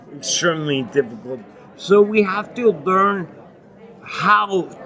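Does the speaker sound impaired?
Yes: acquired ataxia with dysarthria; Lance-Adams syndrome, brain damage after Legionnaires' pneumonia from contaminated jacuzzi, 12-day induced coma, onset at 39; hard to speak and articulate, chest heaviness when speaking, bites tongue 2-3 times daily eating.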